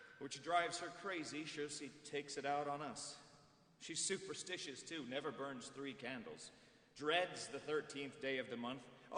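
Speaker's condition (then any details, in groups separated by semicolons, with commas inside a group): No condition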